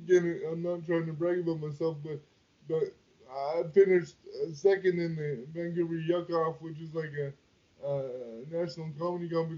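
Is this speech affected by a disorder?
Yes: quadriplegic cerebral palsy; wheelchair user.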